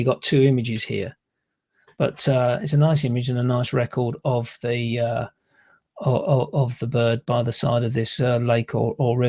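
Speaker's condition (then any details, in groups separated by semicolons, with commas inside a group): No condition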